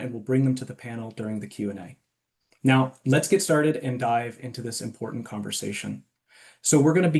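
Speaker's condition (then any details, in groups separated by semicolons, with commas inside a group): No condition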